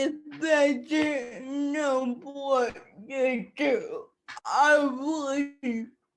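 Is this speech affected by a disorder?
Yes: cerebral palsy; speech affected.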